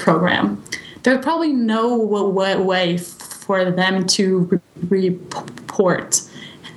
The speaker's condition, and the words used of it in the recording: Stuttering. I find myself letting go of the ones that call for a different and unnatural way of speaking.